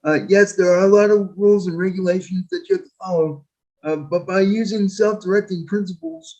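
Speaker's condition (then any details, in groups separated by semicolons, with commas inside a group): Quadriplegic cerebral palsy; describes self as very well spoken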